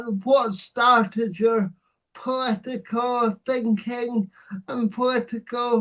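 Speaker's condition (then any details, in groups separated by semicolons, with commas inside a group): Cerebral palsy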